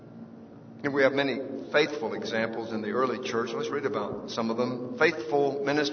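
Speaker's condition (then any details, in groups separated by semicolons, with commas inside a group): No condition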